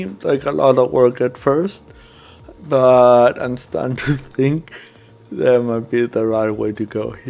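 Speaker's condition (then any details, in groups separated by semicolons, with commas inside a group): Cerebral palsy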